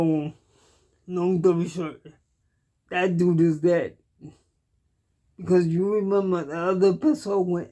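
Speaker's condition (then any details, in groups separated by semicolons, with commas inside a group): Cerebral palsy; cannot walk, uses wheelchair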